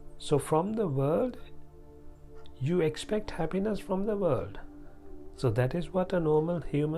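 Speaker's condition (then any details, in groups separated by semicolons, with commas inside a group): No condition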